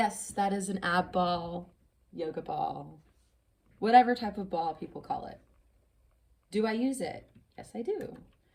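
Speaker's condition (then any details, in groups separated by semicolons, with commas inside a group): No condition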